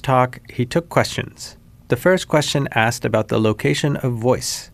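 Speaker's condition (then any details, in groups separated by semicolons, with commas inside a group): No condition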